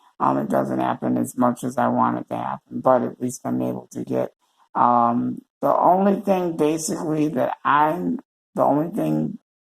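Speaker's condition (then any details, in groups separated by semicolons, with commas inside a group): Cerebral palsy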